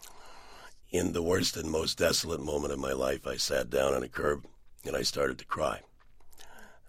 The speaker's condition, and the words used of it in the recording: Laryngectomy. And incidentally, I want to tell you, Scott, that I'm often complimented, especially by women, on the sexiness of my voice today.